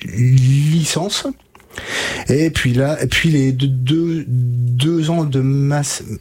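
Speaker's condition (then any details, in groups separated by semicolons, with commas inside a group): Stuttering; onset age 5 to 6, severe from age 5 to 20, untreated in childhood; age 33, therapy from age 20 with stuttering specialist Catherine Daubier, Nancy, fluency techniques; blocks and repetitions, formerly could not finish a sentence without blocking; repeated words, prolonged sounds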